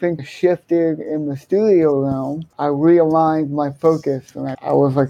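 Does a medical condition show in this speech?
Yes: cerebral palsy; congenital, left-sided hemiplegia, speech and coordination.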